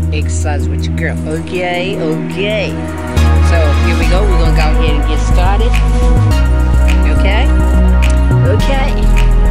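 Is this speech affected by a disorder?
No.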